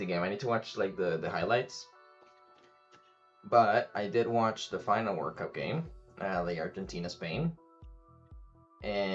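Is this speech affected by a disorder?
No.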